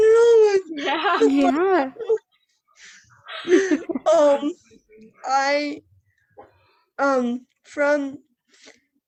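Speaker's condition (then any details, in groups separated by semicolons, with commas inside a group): Cerebral palsy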